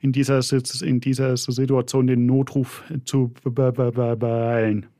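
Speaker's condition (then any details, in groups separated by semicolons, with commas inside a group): Stuttering, severe; fairly strong stuttering symptoms by own account; audible blocks and repetitions during recording; sudden blocks, word and part-word repetitions, phrase repetitions, filler sounds; repeated sounds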